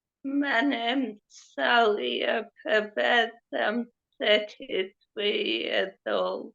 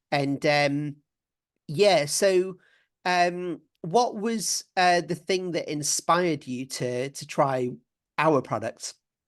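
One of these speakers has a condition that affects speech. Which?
The first: cerebral palsy; since birth, affects speech and mobility, leg spasms, hand and leg shaking; previously muscle relaxants for leg spasms; stammered, breath after few words, heavy breathing, slow, now quicker.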